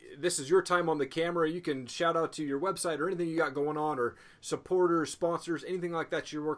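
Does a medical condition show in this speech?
No.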